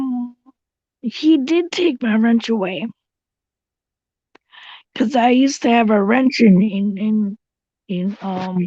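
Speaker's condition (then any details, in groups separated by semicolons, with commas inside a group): Cerebral palsy; tracheotomy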